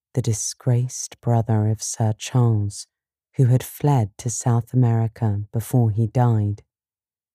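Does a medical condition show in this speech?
No.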